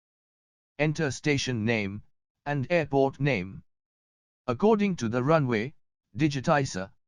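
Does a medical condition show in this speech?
No.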